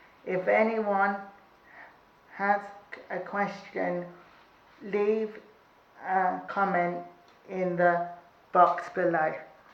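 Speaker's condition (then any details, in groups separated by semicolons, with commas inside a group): Cerebral palsy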